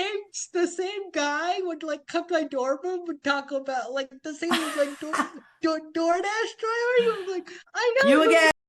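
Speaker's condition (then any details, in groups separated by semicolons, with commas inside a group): Spastic quadriplegic cerebral palsy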